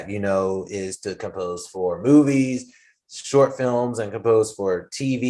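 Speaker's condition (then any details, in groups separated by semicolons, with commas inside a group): No condition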